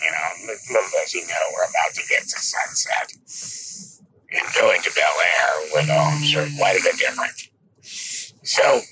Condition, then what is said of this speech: Laryngectomy. I've learned how to use my esophagus like it's vocal cords.